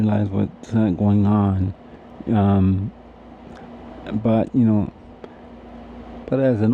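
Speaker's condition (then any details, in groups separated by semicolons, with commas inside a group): Cerebral palsy; difficulty eating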